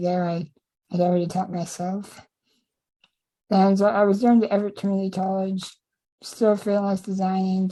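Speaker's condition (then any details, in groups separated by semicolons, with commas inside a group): Spinal muscular atrophy type 2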